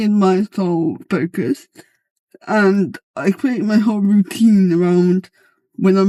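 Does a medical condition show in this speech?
Yes: cerebral palsy.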